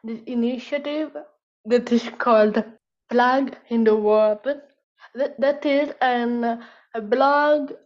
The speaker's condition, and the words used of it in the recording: Stuttering. Also myself i found my voice on a on a metaphorical and physical way because I am I am a stutterer